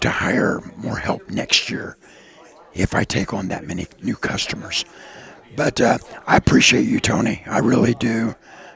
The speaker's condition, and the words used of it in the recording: Laryngectomy. Because it was probably hard for them to hear me in that loud environment, but I just let him know a little bit that I'm a throat cancer survivor.